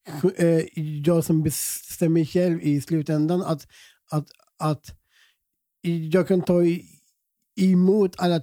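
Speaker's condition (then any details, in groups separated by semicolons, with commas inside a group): Down syndrome; present from birth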